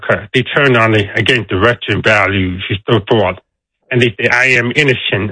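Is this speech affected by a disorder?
Yes: deafness; deaf accent.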